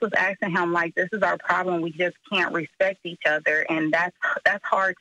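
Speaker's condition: No condition

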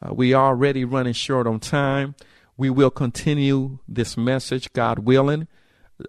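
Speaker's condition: No condition

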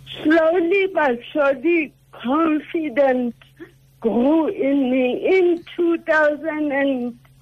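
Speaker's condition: Cerebral palsy; affects speech

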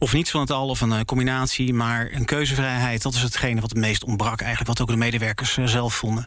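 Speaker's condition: No condition

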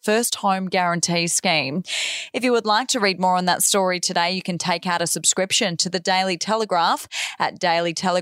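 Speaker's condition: No condition

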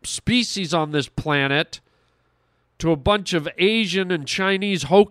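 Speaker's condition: No condition

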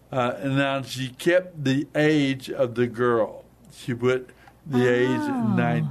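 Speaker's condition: Hemorrhagic stroke, hemorrhagic, basal ganglia

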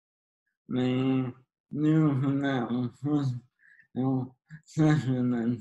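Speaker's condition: ALS; diagnosed at 21, San Francisco ALS clinic, arm nerve issues, weak hands, trouble running, slow progressor

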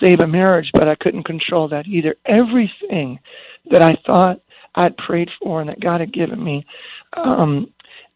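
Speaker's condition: Spasmodic dysphonia; scratchy voice even on phone, not improved, slightly worse, mostly stable

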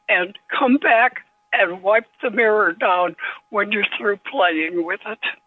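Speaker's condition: Parkinson's disease; age 90

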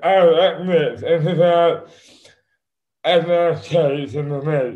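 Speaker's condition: Dystonia; affects speech and hands

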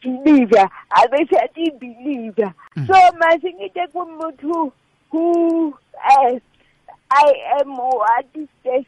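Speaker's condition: Cerebral palsy; since childhood

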